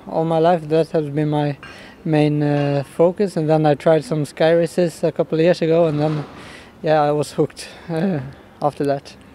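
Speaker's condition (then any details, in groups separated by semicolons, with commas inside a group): No condition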